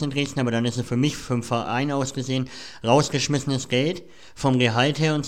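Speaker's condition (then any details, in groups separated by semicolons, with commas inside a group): Cleft palate; speech impediment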